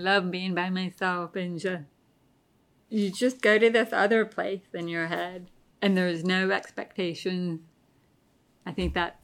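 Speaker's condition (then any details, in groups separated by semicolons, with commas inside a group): Deafness; pretty bad tinnitus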